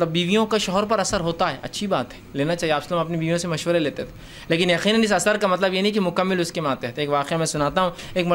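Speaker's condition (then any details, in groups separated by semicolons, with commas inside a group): No condition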